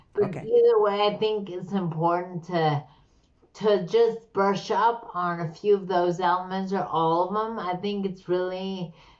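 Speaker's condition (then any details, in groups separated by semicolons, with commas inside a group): Slurred speech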